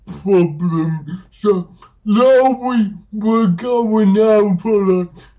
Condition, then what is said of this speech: Dysarthria. And it sounds like you have a little bit of a speech accent thing going on?